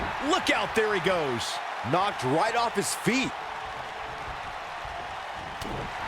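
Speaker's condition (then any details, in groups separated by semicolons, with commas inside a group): No condition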